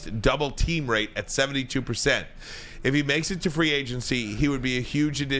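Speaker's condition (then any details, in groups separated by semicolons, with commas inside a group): No condition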